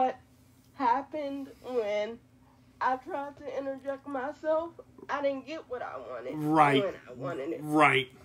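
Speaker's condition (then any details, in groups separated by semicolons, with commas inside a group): Quadriplegic cerebral palsy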